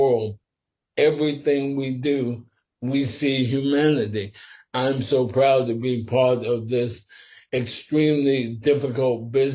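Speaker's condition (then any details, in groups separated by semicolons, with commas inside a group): Sporadic ALS; must speak slower and carefully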